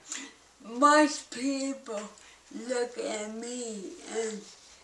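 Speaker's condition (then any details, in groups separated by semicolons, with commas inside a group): Cerebral palsy; balance and speech most affected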